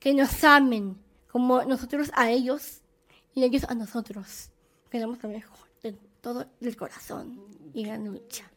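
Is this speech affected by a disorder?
Yes: Down syndrome; present from birth.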